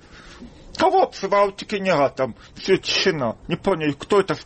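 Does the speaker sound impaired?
Yes: deafness; congenital deafness, kindergarten with hearing children, then school for the deaf, no hearing aid in childhood; hears poorly; speaks little, lip-reads.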